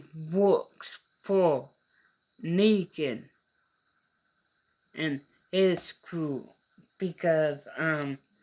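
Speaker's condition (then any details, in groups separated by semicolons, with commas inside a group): Mild cerebral palsy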